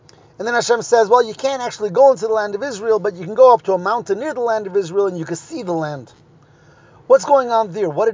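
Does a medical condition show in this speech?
No.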